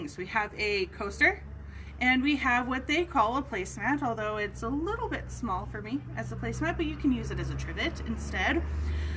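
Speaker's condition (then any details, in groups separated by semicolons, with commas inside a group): No condition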